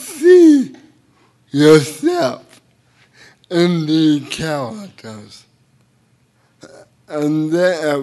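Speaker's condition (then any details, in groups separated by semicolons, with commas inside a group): Cerebral palsy; involuntary hand movements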